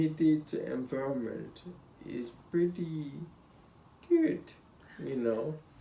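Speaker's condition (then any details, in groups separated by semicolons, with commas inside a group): Spinocerebellar ataxia (sca7)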